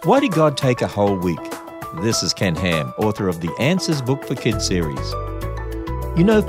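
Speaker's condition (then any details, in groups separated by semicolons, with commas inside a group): No condition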